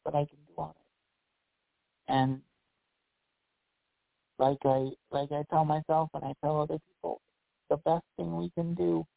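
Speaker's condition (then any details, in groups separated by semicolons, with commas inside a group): Cerebral palsy; voice improved over last year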